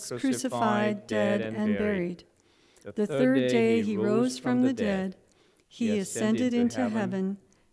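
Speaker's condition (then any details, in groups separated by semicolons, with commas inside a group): No condition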